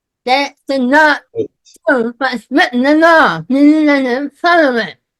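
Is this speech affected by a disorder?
Yes: myasthenia gravis.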